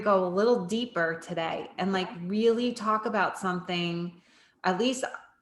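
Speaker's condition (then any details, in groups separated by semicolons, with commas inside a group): No condition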